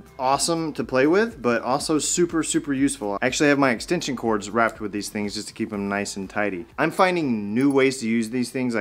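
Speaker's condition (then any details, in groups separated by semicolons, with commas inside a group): No condition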